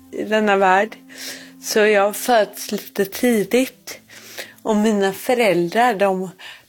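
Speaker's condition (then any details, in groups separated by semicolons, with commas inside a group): Cerebral palsy; cerebral palsy from birth asphyxia, cord around neck, born without heartbeat, harder to move, balance difficulty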